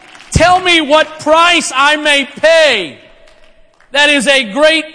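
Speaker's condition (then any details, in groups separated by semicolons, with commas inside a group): No condition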